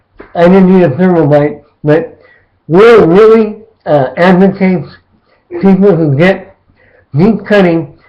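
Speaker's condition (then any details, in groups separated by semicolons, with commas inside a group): Maxillectomy; upper jaw removed, oral obturator; about four weeks post surgery, recovering well; unclear without obturator, swallowing difficulty, liquids leak from mouth and nose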